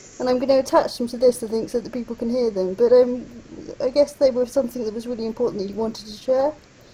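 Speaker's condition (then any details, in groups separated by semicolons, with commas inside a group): No condition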